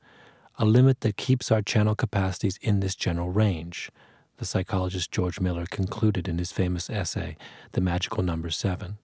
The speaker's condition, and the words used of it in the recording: None; typical speech.